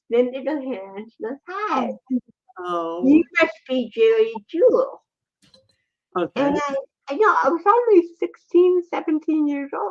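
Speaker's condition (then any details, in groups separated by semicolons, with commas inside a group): Cerebral palsy; present from birth, mixed athetoid and ataxic; diagnosed at 18 months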